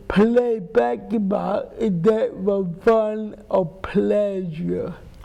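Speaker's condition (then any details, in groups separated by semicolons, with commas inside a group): Cerebral palsy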